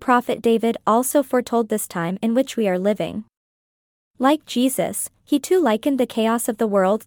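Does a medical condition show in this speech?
No.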